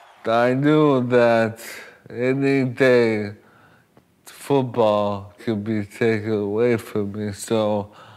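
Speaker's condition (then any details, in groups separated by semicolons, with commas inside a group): ALS; wheelchair user; voice sounds ill, voice loss expected, voice banked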